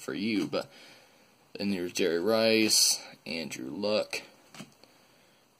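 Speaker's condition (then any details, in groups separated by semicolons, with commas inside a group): No condition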